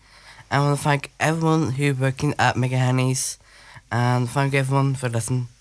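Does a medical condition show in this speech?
Yes: Down syndrome; extra chromosome, intellectual disability.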